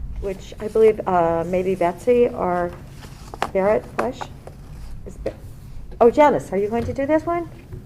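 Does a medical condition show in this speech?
No.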